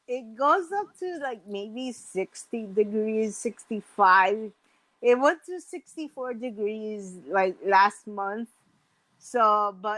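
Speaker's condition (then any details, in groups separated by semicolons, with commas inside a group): Mild cerebral palsy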